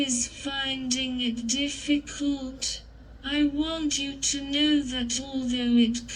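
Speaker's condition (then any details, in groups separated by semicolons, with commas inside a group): Cerebral palsy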